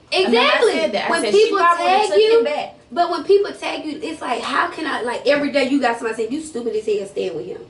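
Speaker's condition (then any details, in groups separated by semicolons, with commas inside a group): No condition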